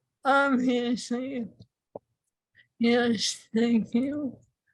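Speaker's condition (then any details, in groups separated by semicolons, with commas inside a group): ALS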